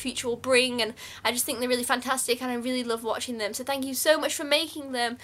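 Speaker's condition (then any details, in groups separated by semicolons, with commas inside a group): No condition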